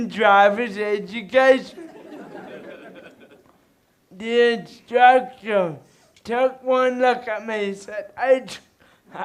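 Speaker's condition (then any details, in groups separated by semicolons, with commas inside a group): Cerebral palsy; very premature, infant brain bleed and stroke; four breathing treatments daily; speech slightly improved recently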